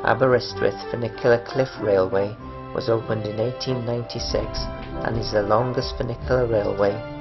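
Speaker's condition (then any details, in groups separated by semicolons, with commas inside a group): No condition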